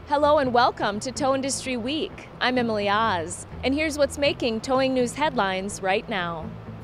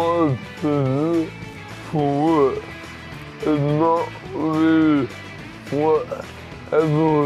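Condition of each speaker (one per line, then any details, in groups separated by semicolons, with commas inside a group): No condition
Cerebral palsy; cannot run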